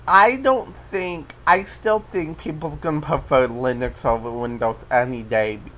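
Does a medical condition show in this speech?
Yes: cerebral palsy.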